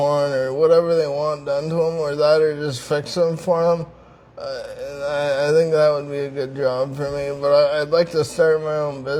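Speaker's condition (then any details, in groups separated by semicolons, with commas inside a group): Traumatic brain injury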